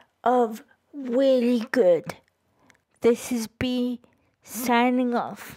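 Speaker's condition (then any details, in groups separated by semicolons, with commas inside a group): Cerebral palsy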